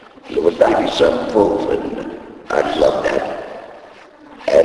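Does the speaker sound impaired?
Yes: laryngectomy; voice first lost at racetrack.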